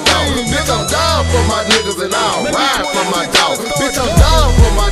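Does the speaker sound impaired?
No.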